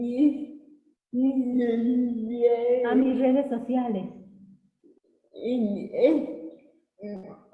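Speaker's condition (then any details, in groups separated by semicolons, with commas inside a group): Cerebral palsy; since birth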